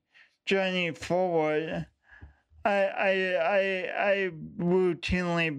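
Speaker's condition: Speech impediment; unique walk

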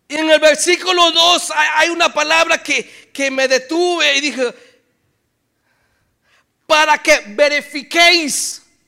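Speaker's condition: No condition

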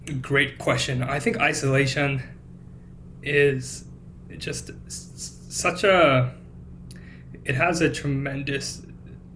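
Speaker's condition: Stuttering; lifelong since childhood, father also stutters, formerly covert; still stutters, including slips in medical school; gets stuck on words, worse with anxiety and depression, good and bad days; repeated sounds, blocks

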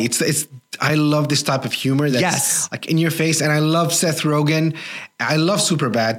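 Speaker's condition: No condition

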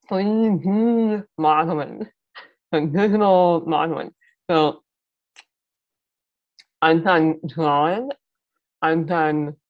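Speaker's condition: Muscular dystrophy; mild speech impairment

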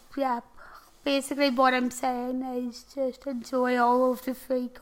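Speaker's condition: Tracheostomy and ventilator dependent; can move only head

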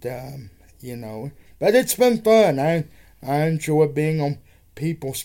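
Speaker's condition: Cerebral palsy; wheelchair user

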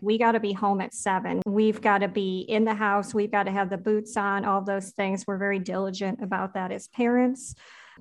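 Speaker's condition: Cleft palate; speech, breathing and swallowing issues in childhood, speech therapy until about adolescence

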